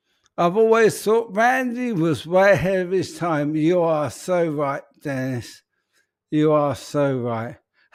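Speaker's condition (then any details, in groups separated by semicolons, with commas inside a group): ALS; speech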